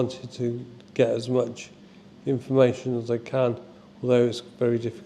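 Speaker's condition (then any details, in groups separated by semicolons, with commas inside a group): Motor neurone disease (ALS); progressing quickly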